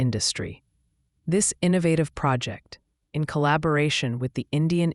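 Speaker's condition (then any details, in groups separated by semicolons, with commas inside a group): No condition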